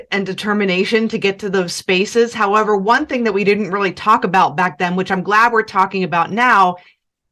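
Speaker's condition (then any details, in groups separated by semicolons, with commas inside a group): No condition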